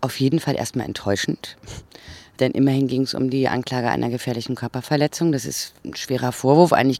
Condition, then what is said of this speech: None; typical speech.